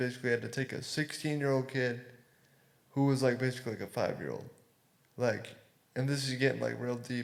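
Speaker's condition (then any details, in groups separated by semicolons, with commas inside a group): Cerebral palsy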